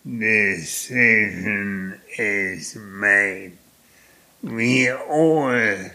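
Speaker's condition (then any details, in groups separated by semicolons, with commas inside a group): Primary lateral sclerosis; profoundly affected, speaks with effort, hard to follow, voice affected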